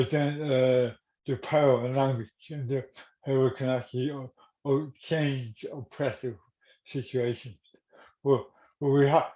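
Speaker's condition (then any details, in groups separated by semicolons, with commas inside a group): Cerebral palsy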